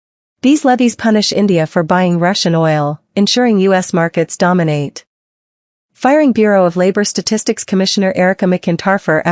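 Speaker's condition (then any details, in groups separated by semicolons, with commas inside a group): No condition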